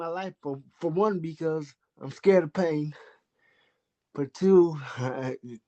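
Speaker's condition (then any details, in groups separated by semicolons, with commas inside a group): Cerebral palsy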